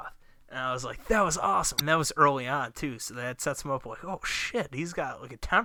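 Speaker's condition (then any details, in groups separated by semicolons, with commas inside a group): No condition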